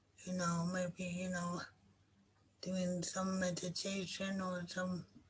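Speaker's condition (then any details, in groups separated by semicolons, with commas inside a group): Cerebral palsy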